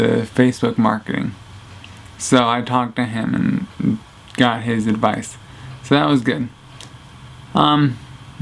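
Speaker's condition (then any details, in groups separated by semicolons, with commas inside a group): Traumatic brain injury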